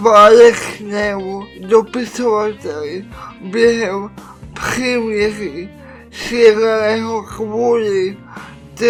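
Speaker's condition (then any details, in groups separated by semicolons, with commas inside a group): Cerebral palsy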